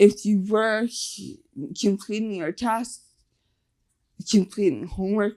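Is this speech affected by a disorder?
Yes: facial paralysis (nf2-swn).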